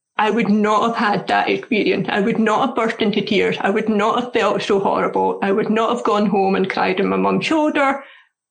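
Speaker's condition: Deafness; written notes from teachers

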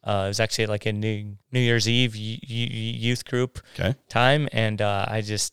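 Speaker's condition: Stutter; stutter since early childhood, sudden onset, speech therapy around first grade, gone about 6 months, returned amid chaotic home; ongoing stutter, preaches publicly, radio likely close to phone difficulty; phone hardest, preaching much less difficult than calling strangers, stutter may sound like microphone cutting out; repeated sounds, blocks

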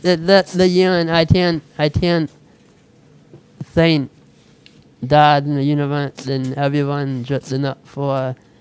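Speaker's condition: Speech impediment; switched to typing instead

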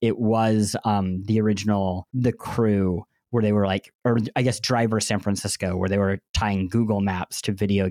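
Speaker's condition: Cleft lip and palate; 2-3 months recovery each

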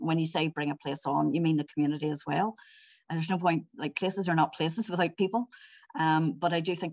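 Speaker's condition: No condition

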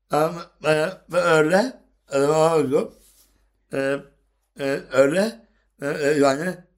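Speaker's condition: Down syndrome; answers relayed by interpreter; hard to understand for strangers, host understands part, acquaintances more, family fully

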